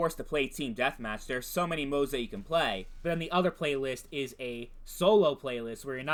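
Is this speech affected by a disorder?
No.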